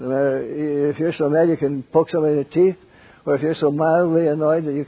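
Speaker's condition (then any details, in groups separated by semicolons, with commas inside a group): Parkinson's; wakes up around 3 am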